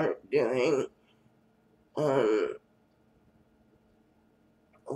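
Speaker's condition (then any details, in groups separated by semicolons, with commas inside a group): Cerebral palsy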